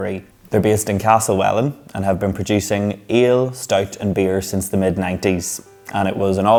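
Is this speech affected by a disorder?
No.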